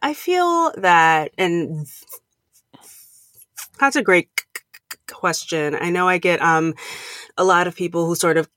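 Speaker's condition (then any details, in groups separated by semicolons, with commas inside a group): Stuttering; lifelong stutter since grade school, past speech therapy, public speaking since 2014 as fear exposure; comfortable speaking publicly while stuttering, still concerned about stuttering on conference calls; trouble saying own name, avoided phone calls and talking, speaks freely while stuttering; blocks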